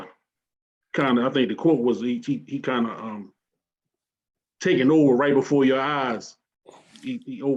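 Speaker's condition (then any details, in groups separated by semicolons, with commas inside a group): No condition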